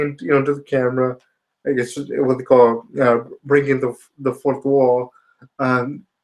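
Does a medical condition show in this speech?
Yes: spastic quadriplegia cerebral palsy.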